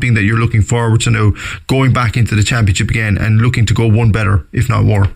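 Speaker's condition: No condition

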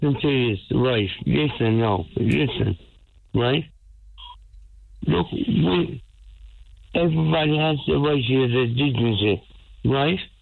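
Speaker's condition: Stroke; stroke last Saturday, in CUH hospital, one-sided paralysis unclear, only ten steps walked; voice not clear, per host

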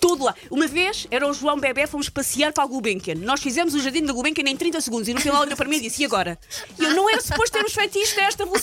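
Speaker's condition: No condition

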